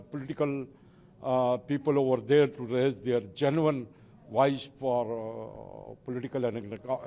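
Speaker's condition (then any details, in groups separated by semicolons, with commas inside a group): No condition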